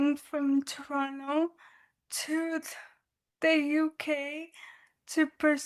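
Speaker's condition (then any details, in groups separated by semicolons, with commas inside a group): Dystonia; neurological movement disorder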